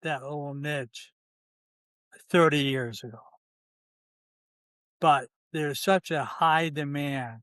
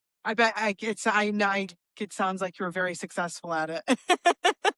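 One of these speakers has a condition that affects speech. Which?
The first: ALS; ALS, limb onset in fingers, hereditary C9 mutation; third or fourth year, middle stage, slow progression, spreading bulbar; still talks, early bulbar throat involvement.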